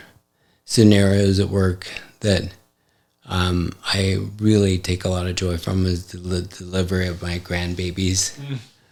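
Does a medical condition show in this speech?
Yes: ALS; affects hand function.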